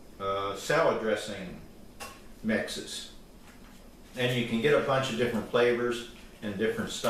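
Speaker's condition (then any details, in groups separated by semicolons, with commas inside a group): No condition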